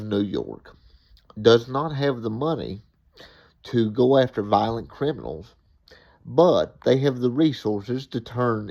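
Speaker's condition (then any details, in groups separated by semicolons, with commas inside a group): Cerebral palsy; reports speaking clearly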